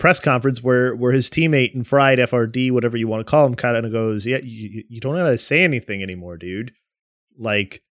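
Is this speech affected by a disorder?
No.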